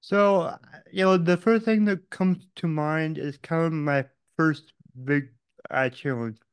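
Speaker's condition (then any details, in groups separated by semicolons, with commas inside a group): Cerebral palsy; revived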